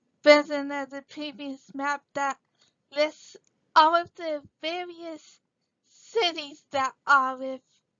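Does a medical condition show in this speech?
Yes: cerebral palsy.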